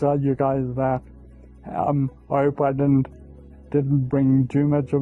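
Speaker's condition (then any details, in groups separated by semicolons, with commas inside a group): Friedreich's ataxia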